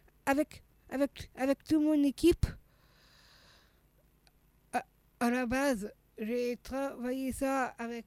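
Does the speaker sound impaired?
Yes: Down syndrome (trisomy 21); congenital heart malformation.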